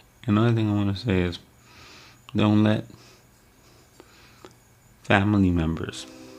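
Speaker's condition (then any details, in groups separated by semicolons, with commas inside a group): Cerebral palsy; wheelchair user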